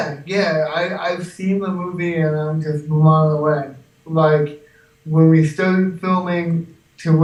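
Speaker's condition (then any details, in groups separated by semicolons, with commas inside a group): Cerebral palsy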